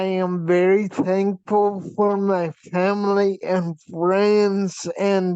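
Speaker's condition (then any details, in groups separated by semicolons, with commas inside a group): Vp shunt failure, brain pressure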